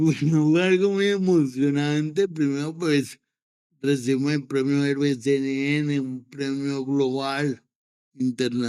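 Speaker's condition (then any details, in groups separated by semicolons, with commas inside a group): Cerebral palsy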